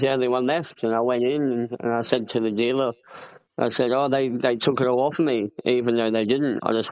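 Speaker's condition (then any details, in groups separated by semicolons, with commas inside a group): Cleft palate; congenital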